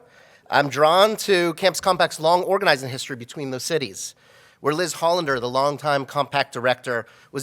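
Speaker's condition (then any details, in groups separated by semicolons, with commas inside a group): No condition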